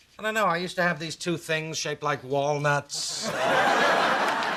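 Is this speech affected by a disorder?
No.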